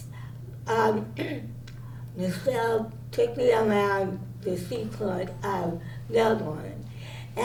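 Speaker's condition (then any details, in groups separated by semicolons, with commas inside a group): Cerebral palsy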